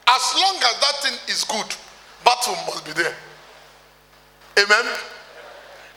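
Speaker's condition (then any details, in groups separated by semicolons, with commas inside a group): No condition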